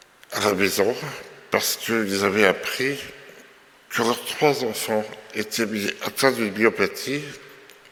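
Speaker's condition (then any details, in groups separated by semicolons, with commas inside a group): Myopathy; progressive loss of all limbs, muscle weakness; no use of arms or legs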